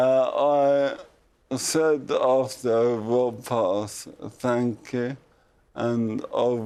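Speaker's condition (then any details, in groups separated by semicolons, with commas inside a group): Motor neurone disease; about two years since diagnosis, uses wheelchair; sounds different now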